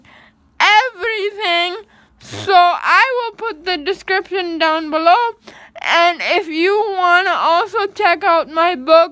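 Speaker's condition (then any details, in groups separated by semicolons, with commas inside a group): Cerebral palsy; speech therapy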